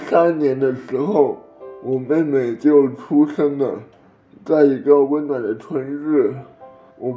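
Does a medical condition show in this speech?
Yes: cerebral palsy; birth asphyxia, blue at birth, over ten minutes of resuscitation, diagnosed in infancy at provincial hospital, legs affected, early rehabilitation, learned to walk; walks, has played basketball, earns a living with keyboard and mouse; some words unclear despite great effort to speak clearly, edited for fluency, childhood drooling from delayed saliva swallowing.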